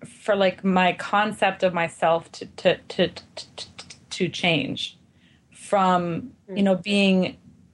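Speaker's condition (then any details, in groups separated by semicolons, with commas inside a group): Stuttering; worsens with change and life transitions; recent period of increased stuttering struggle; big blocks, stops and exhales during blocks, long repetitive stutters, often anticipates stutter before words; repeated words, prolonged sounds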